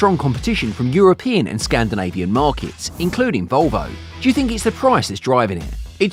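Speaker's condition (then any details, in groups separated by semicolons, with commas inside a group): No condition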